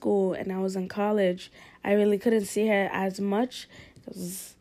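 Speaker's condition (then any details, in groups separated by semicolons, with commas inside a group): No condition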